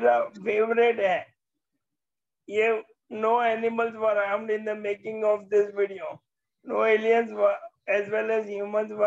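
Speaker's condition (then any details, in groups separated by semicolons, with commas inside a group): Motor neurone disease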